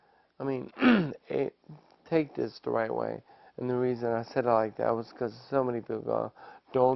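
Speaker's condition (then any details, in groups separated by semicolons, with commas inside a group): ALS; after diagnosis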